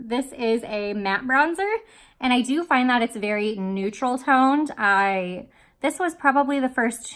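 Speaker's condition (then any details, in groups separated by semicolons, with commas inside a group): No condition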